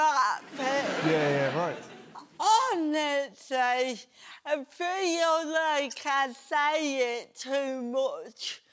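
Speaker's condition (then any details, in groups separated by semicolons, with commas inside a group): Cerebral palsy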